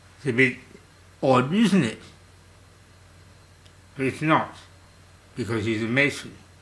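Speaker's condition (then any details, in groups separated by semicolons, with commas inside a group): Slurred speech from poisoning; hypersalivation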